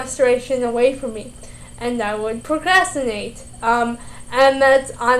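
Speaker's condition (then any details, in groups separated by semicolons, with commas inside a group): Cerebral palsy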